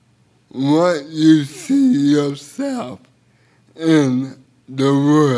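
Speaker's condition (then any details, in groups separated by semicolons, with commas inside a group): Cerebral palsy; a little difficult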